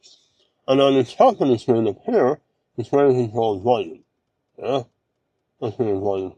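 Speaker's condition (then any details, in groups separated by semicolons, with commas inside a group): Mouth cancer surgery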